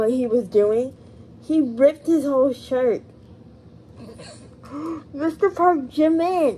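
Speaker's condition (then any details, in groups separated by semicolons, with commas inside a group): Cerebral palsy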